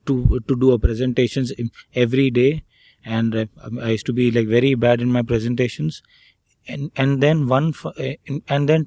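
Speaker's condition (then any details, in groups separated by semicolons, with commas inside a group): Stuttering; stuttering since birth, cause unknown, fluency shaping and reading practice in first two therapy sessions; Mumbai self-help group member, more comfortable speaking, says has found voice; stutters when speaking; repeated words, prolonged sounds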